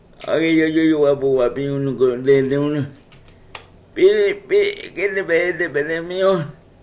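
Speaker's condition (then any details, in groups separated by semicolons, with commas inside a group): Cerebral palsy; wheelchair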